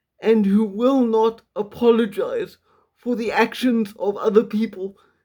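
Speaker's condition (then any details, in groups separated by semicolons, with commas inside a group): Quadriplegic cerebral palsy, severe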